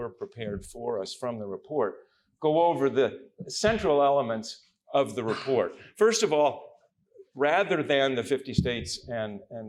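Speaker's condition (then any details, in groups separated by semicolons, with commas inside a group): No condition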